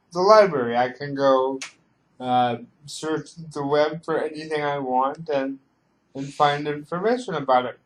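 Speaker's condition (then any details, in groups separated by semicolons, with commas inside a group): Cerebral palsy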